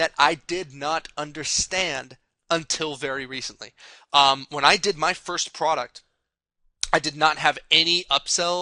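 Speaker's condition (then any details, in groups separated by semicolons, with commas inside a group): No condition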